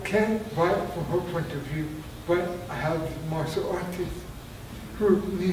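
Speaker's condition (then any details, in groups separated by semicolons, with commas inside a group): Traumatic brain injury; near-fatal injury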